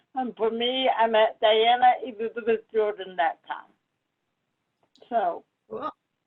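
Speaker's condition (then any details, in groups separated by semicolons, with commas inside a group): Cerebral palsy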